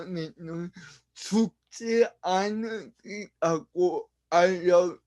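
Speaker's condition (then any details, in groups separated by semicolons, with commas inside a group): Brain lesion disability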